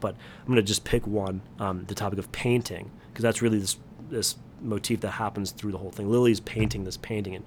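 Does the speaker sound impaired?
No.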